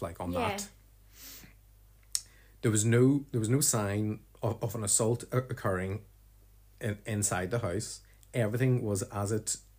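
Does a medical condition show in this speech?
Yes: stammer; avoids saying long French surname because of stammer, calls victim by first name instead; here repeated sounds.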